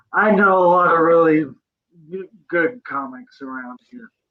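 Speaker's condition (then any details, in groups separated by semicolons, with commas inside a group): Cerebral palsy; present from birth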